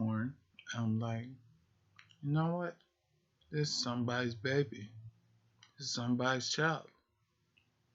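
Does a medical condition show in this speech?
Yes: multiple sclerosis.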